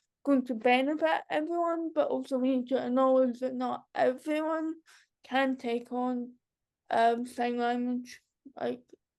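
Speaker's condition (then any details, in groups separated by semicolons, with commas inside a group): Cerebral palsy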